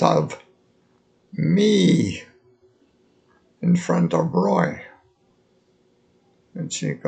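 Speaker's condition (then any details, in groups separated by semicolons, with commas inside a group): Multiple sclerosis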